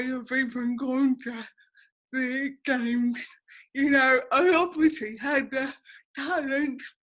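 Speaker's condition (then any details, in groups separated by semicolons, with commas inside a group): Cerebral palsy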